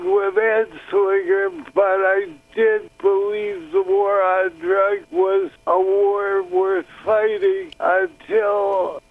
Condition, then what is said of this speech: Parkinson's disease. I hear it played back as it used to be.